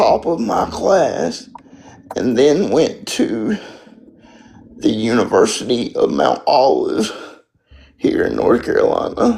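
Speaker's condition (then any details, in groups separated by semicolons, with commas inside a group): Spastic quadriplegic cerebral palsy; spastic quadriplegic form, spinal surgery at age 6; wheelchair over 18 hours daily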